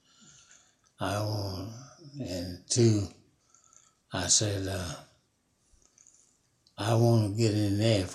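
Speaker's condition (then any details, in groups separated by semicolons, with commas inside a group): Parkinson's disease; fallen 19 times in yard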